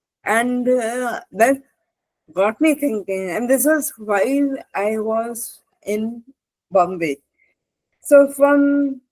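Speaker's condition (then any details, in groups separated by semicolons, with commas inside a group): Cerebral palsy; spastic left hand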